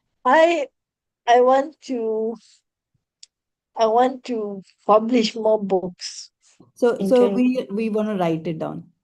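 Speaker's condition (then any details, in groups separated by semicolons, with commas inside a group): Cerebral palsy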